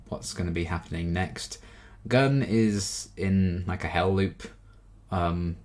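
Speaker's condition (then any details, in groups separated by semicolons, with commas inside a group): No condition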